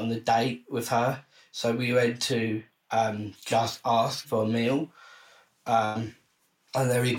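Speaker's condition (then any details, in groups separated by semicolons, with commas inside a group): Down syndrome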